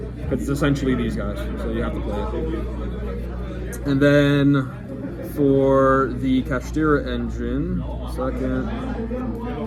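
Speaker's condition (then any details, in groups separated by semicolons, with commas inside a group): No condition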